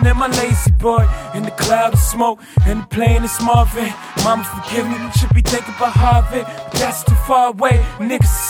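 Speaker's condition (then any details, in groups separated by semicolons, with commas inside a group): No condition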